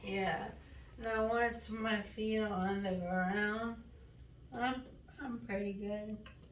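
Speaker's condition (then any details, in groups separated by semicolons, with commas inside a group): ALS; diagnosed 6-7 months ago, on medication; was breathless and quiet when talking, now louder, breathing easier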